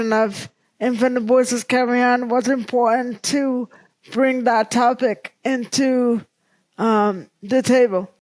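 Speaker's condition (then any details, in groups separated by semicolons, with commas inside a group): Cerebral palsy; present from birth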